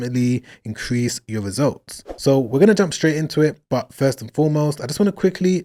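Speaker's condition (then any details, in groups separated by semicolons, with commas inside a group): No condition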